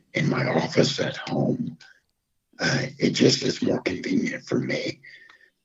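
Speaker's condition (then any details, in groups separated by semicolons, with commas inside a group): Throat cancer, half voicebox, partial laryngectomy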